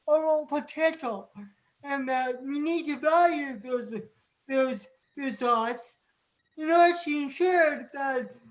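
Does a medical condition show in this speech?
Yes: cerebral palsy; from birth.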